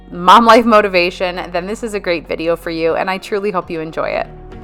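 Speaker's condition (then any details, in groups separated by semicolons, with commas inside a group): No condition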